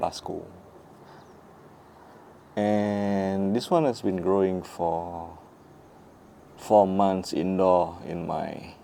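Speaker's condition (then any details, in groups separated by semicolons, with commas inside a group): No condition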